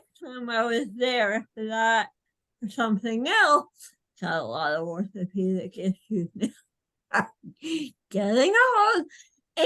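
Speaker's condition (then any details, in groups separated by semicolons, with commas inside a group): Cerebral palsy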